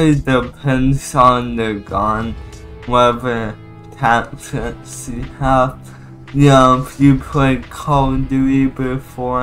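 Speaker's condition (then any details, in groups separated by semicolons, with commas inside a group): Cerebral palsy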